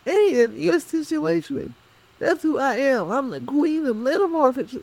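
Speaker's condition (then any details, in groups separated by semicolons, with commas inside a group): Cerebral palsy; cognition intact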